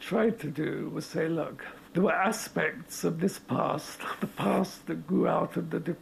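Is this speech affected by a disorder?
Yes: motor neurone disease; speaking through air contraption enabling breathing, still able to talk, interviewed down the line.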